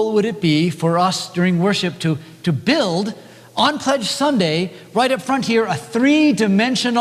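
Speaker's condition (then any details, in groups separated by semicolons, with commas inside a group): No condition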